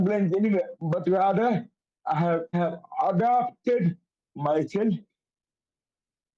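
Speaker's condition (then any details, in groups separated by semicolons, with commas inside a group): Cerebral palsy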